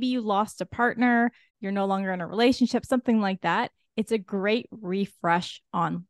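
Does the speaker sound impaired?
No.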